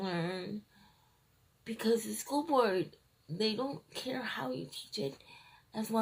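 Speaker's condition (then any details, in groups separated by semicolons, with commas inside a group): Cerebral palsy, triplegia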